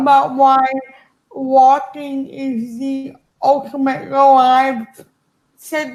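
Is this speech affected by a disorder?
Yes: cerebral palsy; present from birth; speech affected, sounds like stroke to others.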